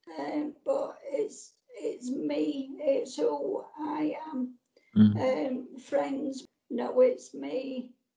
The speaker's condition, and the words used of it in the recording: ALS (motor neuron disease). It's affected my voice quite a lot, actually.